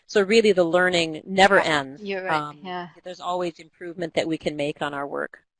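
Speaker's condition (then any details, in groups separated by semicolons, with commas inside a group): No condition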